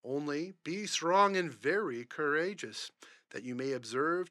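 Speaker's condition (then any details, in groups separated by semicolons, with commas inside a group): No condition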